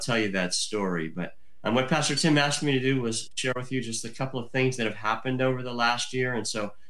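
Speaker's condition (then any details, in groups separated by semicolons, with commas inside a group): Cleft lip and palate; from birth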